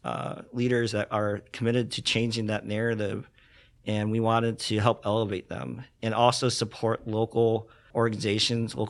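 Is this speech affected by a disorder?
Yes: cleft lip and palate; congenital, present from birth in South Korea.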